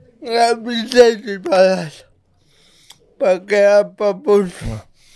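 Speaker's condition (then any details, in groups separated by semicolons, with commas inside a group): Cerebral palsy; from birth, difficult delivery, affects muscles and motor function; severe, unable to walk until age 9, about 30 years; speech may be hard to understand, friend translates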